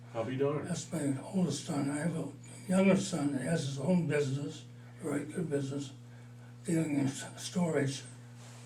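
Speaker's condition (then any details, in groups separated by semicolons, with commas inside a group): Parkinson's disease, mild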